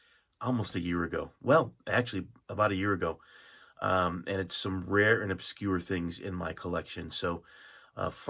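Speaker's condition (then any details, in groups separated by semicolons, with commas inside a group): No condition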